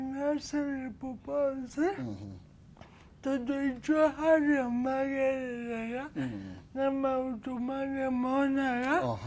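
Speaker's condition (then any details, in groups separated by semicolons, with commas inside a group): Cerebral palsy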